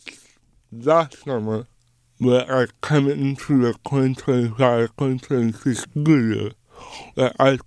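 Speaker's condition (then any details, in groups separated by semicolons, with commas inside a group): Cerebral palsy; lifelong cerebral palsy, dystonia with hand tremors; speech difficult, cerebral palsy and dystonia affect speech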